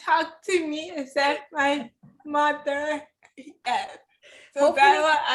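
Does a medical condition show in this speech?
Yes: cerebral palsy; affects hand, hand tremor.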